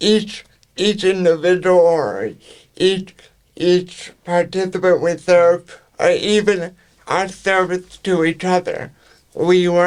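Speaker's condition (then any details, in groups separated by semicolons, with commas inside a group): Cerebral palsy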